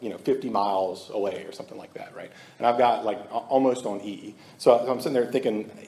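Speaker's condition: No condition

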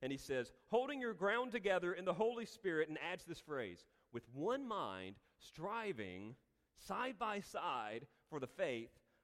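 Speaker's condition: No condition

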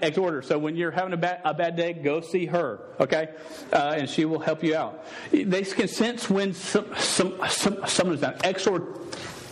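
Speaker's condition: Stuttering; long-standing stutter, present over 24 years, once fought calling to teach because unable to talk; says words would come out all wrong and different if he tried witnessing speech; repeated sounds, repeated words

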